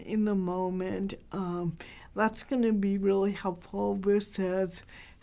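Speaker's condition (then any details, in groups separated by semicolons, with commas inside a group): Cerebral palsy, mild; hard to understand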